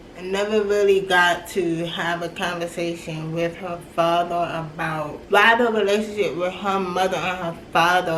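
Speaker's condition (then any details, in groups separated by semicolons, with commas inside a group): Cerebral palsy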